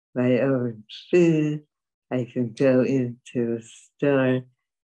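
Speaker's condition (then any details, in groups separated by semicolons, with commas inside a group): Dystonia; affects walking and speech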